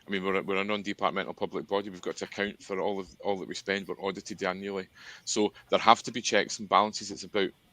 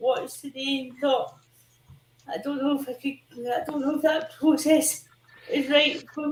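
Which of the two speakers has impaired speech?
The second: cerebral palsy; premature birth, infant breathing stop, non-progressive.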